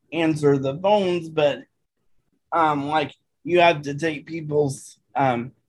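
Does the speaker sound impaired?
Yes: cerebral palsy; from birth, hands distorted, dexterity issues, types with one finger, needs 90-95% assistance from provider.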